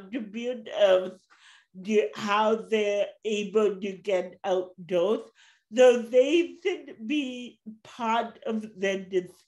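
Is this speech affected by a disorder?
Yes: cerebral palsy.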